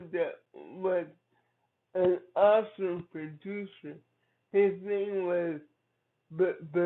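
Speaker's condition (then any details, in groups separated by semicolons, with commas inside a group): Cerebral palsy; from birth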